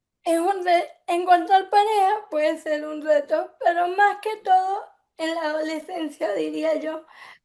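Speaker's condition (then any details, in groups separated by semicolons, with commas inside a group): Cerebral palsy; affects speech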